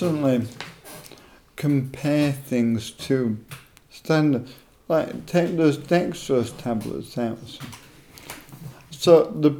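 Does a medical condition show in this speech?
Yes: motor neuron disease; advanced motor neuron disease diagnosed in Dubai age 48 after year of misdiagnosis, muscle weakness; 4 years post-diagnosis, daily hypoxic breathing exercises, three-monthly breathing tests, blood oxygen 99%, young-adult lung capacity; speech weakness, not brilliant but understandable, muscle machine on atrophy setting for voice box, still talking.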